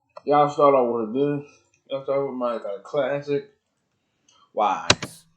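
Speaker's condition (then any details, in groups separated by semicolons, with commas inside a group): No condition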